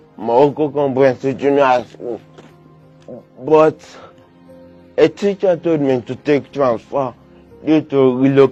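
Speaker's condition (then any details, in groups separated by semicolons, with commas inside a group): Cerebral palsy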